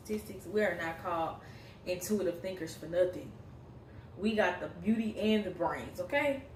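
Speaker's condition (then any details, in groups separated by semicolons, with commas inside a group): No condition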